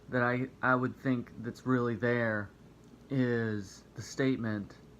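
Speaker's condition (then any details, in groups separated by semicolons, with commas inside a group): No condition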